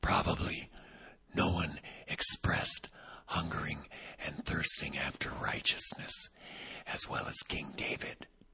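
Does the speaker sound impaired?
Yes: vocal cord paralysis, unilateral.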